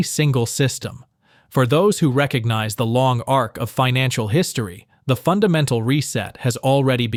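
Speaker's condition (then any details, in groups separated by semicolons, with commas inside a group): No condition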